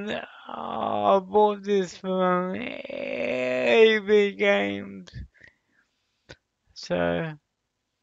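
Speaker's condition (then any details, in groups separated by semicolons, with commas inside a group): Cerebral palsy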